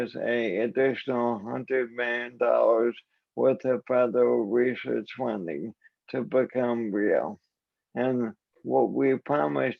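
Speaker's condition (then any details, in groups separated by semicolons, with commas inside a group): ALS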